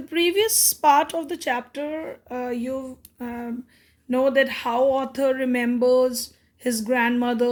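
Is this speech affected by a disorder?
No.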